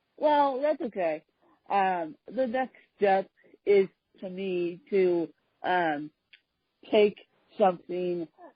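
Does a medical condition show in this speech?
Yes: cerebral palsy; speech impediment.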